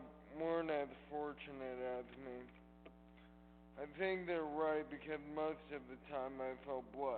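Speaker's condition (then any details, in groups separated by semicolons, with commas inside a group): Cerebral palsy; from birth, mostly legs, selective dorsal rhizotomy; two years post-surgery, intensive walking therapy, much improved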